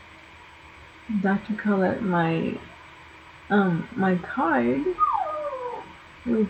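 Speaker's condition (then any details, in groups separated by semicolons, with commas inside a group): Cerebral palsy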